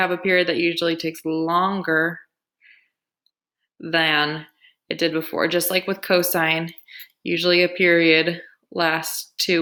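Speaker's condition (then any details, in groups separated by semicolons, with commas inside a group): No condition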